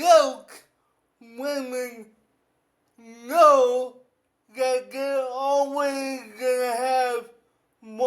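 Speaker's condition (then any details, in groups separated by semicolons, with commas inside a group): Cerebral palsy; affects whole body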